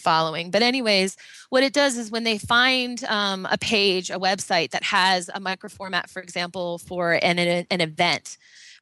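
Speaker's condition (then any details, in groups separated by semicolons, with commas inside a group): No condition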